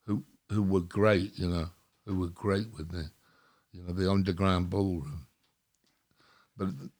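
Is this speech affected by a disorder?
Yes: stroke; mini stroke since last podcast visit; recuperating, speech coming back; slurring words a lot, people think drunk.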